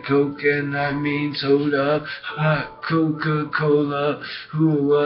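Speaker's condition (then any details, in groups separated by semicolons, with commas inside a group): Brain injury; bicycle accident head injury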